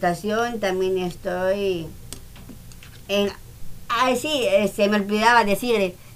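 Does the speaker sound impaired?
Yes: Down syndrome.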